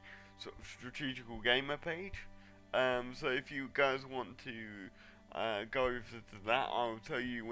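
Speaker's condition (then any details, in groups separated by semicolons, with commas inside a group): Cerebral palsy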